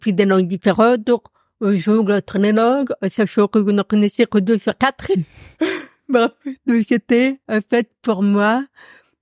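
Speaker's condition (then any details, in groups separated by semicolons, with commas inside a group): Profound congenital deafness; accent from deafness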